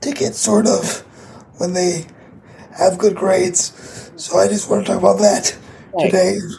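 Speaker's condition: Cerebral palsy; condition audible in voice

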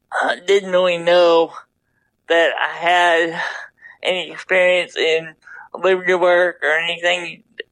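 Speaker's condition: Double hemiplegia cerebral palsy

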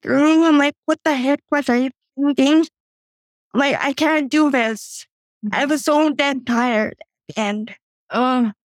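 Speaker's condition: Cerebral palsy; from birth, doctors predicted never walking, took first steps, walks with walker, first tricycle at age 12

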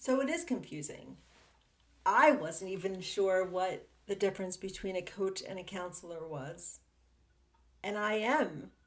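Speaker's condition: No condition

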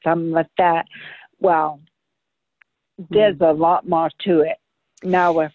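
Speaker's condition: Brain aneurysm rupture; still learning to walk

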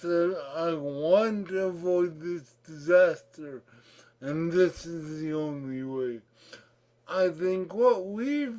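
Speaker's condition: Cerebral palsy; childhood-onset, childhood physiotherapy, occupational and speech therapy, school for physically disabled children, regular school from age 13; distinctive voice, imitated by friend Fred

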